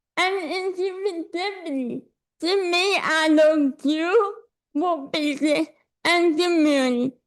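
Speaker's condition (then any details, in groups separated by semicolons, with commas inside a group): Cerebral palsy; speech affected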